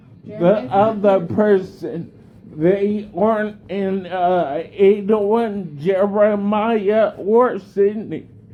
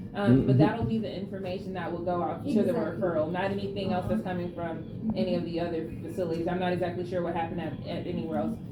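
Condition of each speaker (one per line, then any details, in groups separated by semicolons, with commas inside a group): Cerebral degeneration and ataxia; seriously disabled, in hospital care, receiving medication
No condition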